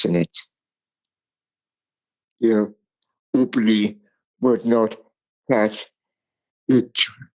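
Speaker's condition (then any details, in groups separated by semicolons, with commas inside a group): Cerebral palsy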